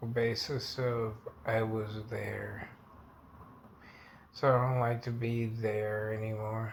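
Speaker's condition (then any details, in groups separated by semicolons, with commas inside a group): Multiple sclerosis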